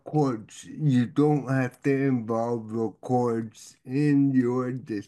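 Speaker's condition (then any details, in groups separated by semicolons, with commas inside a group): Cerebral palsy; difficulty keeping body completely still, e.g. for MRI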